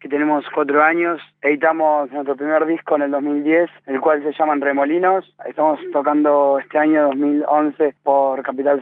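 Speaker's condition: No condition

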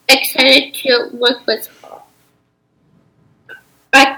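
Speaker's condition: Down syndrome; age 13

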